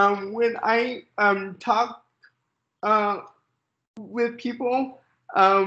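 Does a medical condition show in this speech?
Yes: cerebral palsy.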